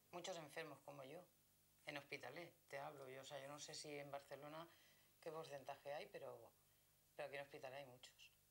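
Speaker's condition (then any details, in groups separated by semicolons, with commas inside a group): No condition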